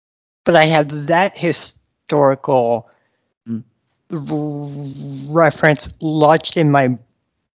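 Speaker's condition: Stuttering; stutters on a daily basis; stutters audibly during interview, stutters left in recording; blocks

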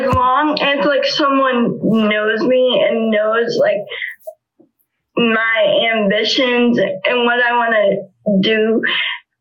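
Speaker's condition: Spastic cerebral palsy; level 1, muscle tightness, right side weaker than left, walker since age 3, physical therapy for walking; still uses walker, muscles get tight

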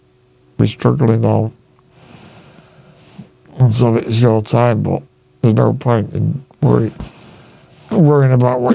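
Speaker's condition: Duchenne muscular dystrophy; night ventilator, past punctured lung on night ventilator, week in hospital, painful breathing in, healed itself

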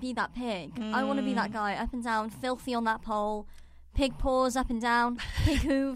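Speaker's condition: Cleft palate; congenital cleft palate, bottle fed as infant, could not breastfeed or eat

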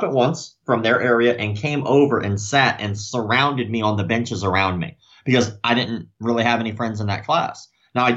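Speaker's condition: Cleft lip and palate; congenital

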